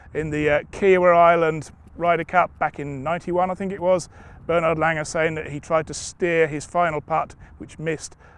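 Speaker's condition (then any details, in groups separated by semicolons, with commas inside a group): No condition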